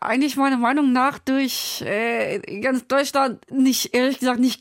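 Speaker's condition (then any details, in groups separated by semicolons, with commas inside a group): Down syndrome; trisomy 21, chromosome present three times instead of twice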